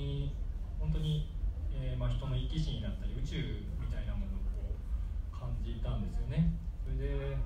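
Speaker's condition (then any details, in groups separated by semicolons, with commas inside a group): No condition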